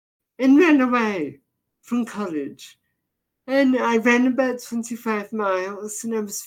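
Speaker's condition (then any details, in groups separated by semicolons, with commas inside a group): Deafness, severe; can hardly understand speech, vocabulary partly picked up from reading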